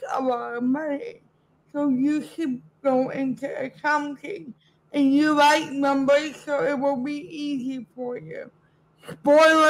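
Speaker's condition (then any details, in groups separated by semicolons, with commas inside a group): Cerebral palsy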